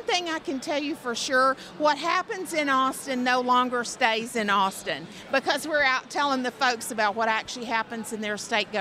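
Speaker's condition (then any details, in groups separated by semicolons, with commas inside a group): No condition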